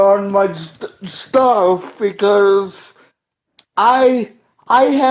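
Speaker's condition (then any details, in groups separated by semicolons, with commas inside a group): Cerebral palsy; uses wheelchair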